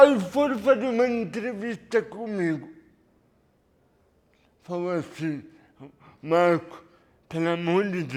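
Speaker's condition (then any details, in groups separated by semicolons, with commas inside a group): Cerebral palsy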